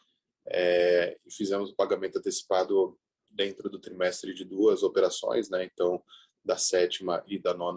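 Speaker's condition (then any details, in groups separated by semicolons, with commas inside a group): No condition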